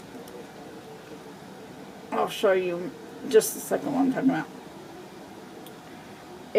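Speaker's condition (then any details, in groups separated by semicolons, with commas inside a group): Cerebral palsy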